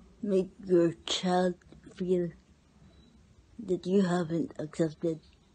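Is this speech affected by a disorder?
Yes: cerebral palsy; present from birth, cannot walk; speech noticeably affected.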